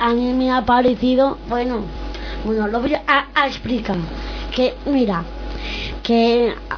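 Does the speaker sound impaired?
Yes: Down syndrome; radio program of fundación síndrome de down de madrid; reads news item aloud on live radio.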